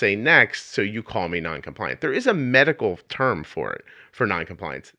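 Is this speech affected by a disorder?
No.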